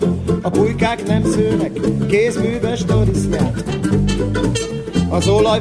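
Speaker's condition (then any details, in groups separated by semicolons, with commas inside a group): No condition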